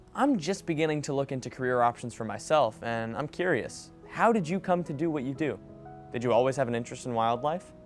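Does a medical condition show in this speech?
No.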